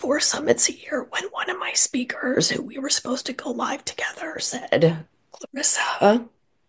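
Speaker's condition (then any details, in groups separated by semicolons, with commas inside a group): Spasmodic dysphonia; neurological voice disorder, onset at speaking panel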